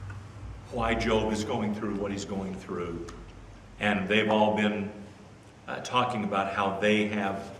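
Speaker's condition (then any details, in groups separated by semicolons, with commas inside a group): No condition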